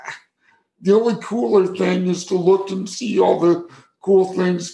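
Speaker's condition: Cerebral palsy; affects speech

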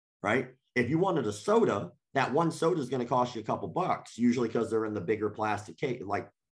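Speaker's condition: Cleft lip and palate

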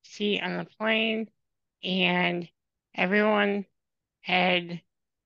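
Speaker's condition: Spinal muscular atrophy; depends on caregivers

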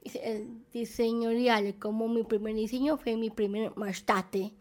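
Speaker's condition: Down syndrome; present from birth

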